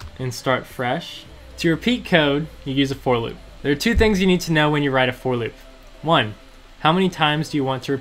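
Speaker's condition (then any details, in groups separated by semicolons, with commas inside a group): No condition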